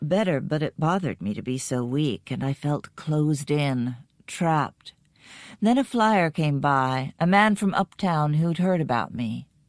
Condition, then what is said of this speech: None; typical speech.